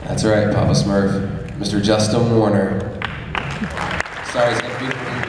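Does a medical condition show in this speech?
No.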